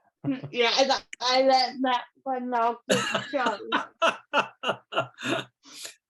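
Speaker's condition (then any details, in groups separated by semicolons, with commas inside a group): Cerebral palsy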